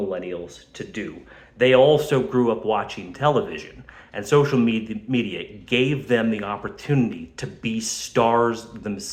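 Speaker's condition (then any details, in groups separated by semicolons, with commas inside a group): No condition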